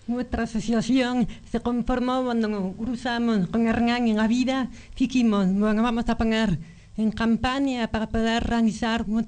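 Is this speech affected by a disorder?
Yes: profound congenital deafness; both ears from birth, detected about 15 months, lifelong hearing aids, bilateral cochlear implants, first at age 27; almost 35, about 8 years since first implant, second implant some years later; speech learned by lipreading and early reading, about 1.5 years rehabilitation to access words by ear.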